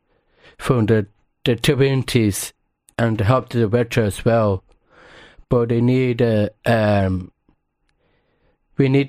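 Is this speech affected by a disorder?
Yes: Down syndrome; congenital, extra copy of chromosome 21; ears blocked during interview, asks for question to be repeated.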